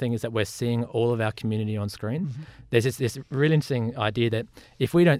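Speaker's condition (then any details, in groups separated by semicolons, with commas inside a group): No condition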